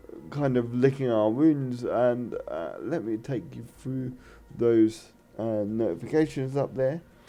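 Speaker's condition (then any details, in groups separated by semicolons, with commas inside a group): Cerebral palsy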